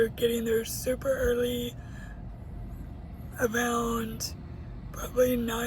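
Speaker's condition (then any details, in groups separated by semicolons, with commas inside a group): Cerebral palsy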